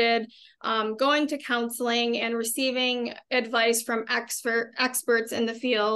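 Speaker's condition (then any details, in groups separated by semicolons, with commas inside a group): No condition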